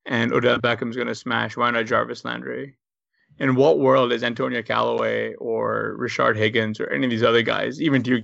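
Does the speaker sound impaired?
No.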